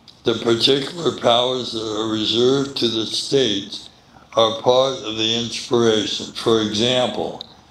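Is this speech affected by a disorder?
Yes: medical condition affecting speech.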